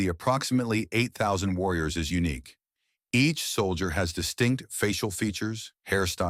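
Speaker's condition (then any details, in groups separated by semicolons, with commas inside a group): No condition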